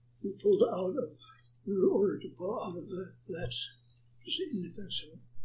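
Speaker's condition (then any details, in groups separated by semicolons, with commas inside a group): Parkinson's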